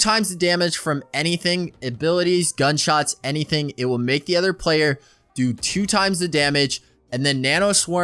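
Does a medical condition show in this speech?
No.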